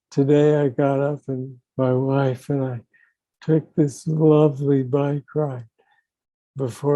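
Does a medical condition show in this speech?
Yes: young onset Parkinson's disease.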